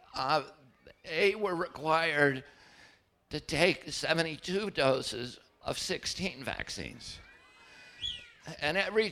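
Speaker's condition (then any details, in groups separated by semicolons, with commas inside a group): Spasmodic dystonia; onset at age 42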